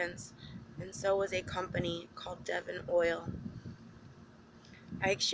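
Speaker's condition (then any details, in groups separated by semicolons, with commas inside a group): No condition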